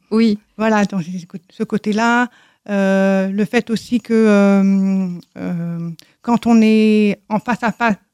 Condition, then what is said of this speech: Deafness. Oui. On ne peut pas savoir si vous ne nous le dites pas que, vous êtes sourde.